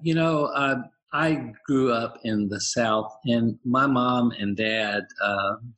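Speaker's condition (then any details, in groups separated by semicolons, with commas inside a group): Aphasia, apraxia, dysarthria after stroke; practices speech four hours daily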